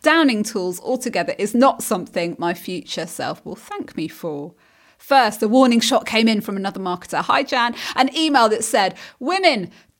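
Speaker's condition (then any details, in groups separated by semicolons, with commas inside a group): No condition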